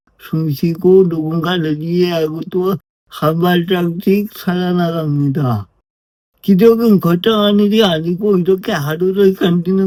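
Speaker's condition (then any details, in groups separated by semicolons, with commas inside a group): Brain lesion disability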